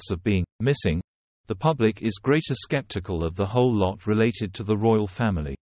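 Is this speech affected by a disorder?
No.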